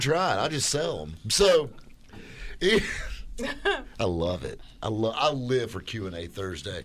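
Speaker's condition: No condition

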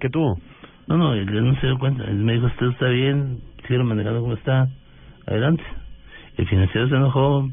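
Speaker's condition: Parkinson's disease; under care of leading Colombian Parkinson's neurologist, running and tennis exercise prescribed

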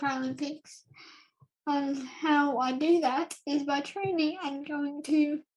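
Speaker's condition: Cerebral palsy, spastic dystonic quadriplegia

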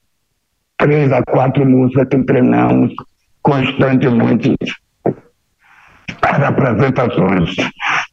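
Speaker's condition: Total laryngectomy; laryngeal cancer, phonatory prosthesis, stoma occluded to speak, nasal tube 40+ days; no cancer medication, oncology follow-up twice yearly, eats well, no pain; near aphonia before surgery, mute after, therapy with Dr. Kelly, tried esophageal voice, understood

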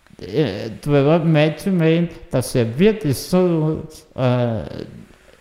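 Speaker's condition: Muscular dystrophy (muskelsvind); hereditary

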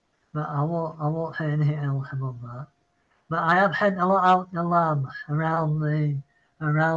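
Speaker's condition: Parkinson's; apologizes mid-sentence

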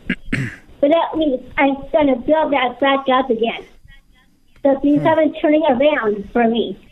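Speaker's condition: Down syndrome; testified in Pennsylvania

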